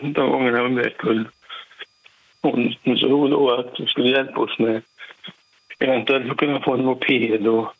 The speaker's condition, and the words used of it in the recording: Parkinson's disease. Så att jag är slags ruven nere i halsen.